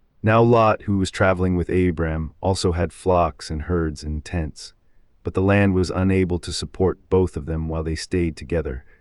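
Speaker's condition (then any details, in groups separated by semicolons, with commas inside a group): No condition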